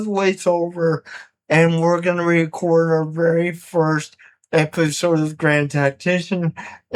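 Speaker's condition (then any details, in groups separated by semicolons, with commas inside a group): Cerebral palsy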